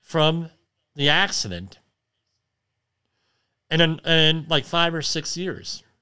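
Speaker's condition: Cleft lip and palate; has tinnitus

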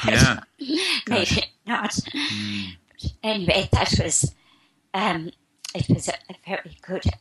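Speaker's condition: Spasmodic dysphonia; recent healing attributed to geopathic stress removal from apartment

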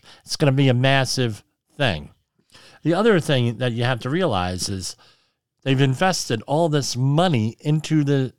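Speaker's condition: Cleft lip and palate

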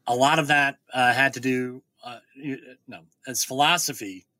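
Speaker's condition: Bilateral cleft lip and palate; congenital bilateral cleft lip and cleft palate; speech once unintelligible, about nine years of speech therapy, now able to hold conversation

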